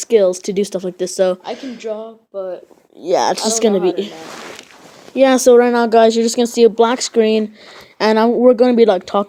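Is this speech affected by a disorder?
No.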